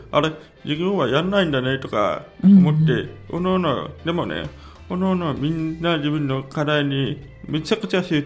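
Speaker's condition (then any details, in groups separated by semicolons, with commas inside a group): Hearing impairment; not sent to deaf school, not taught sign language; communicates by spoken language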